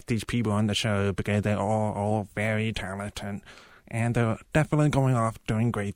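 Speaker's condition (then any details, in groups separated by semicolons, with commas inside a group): Profound deafness; interpreter used on Project Runway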